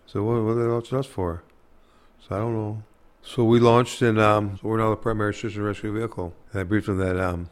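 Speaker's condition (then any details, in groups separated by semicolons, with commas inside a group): Parkinson's disease; hard time walking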